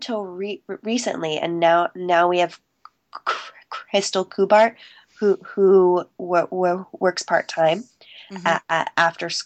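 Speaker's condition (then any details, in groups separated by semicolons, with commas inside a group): Stuttering; covert since childhood, immediate onset soon after starting to talk, school therapy from kindergarten, private therapist; recovering covert, still stutters, American Institute for Stuttering 3-week intensive program, fluency shaping techniques; formerly word switching and avoiding, held back stutters, pushed words out, appeared out of breath; repeated sounds, repeated words, prolonged sounds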